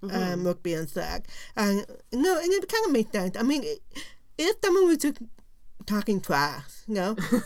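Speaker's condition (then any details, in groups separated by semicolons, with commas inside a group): Profound deafness; no cochlear implant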